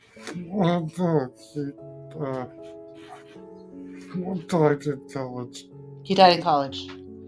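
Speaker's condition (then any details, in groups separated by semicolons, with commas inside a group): Duchenne muscular dystrophy; Duchenne muscular dystrophy, from birth, progressive muscle weakness; over 50 years, slower progression than usual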